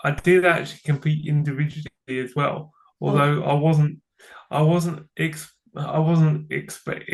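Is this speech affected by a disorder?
Yes: cerebral palsy; from birth.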